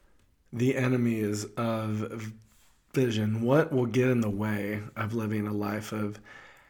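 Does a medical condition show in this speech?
Yes: stuttering; stutter since childhood, very severe in childhood; still identifies as a stutterer, speaking publicly to an audience; now able to communicate publicly; here repeated sounds, prolonged sounds.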